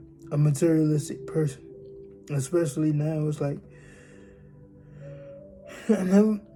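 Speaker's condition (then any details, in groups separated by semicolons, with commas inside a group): Cerebral palsy; from birth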